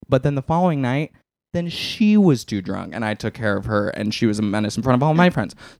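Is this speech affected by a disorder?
No.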